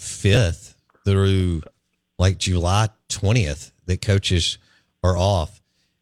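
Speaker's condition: No condition

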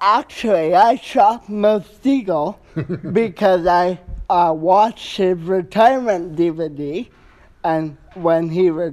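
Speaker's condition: Cerebral palsy; wheelchair since childhood

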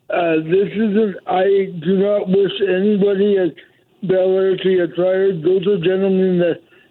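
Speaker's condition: Cerebral palsy; can be heard as aggressive

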